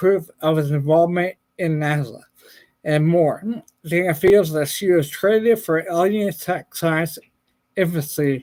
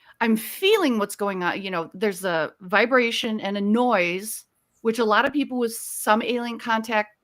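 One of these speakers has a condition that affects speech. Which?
The first: ataxia; brain lesion, affects walking and balance; may slur speech, may sound drunk.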